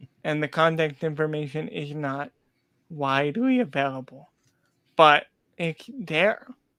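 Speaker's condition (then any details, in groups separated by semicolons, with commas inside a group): Cerebral palsy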